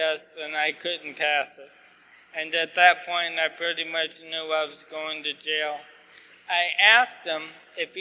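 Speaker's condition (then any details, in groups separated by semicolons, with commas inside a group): ALS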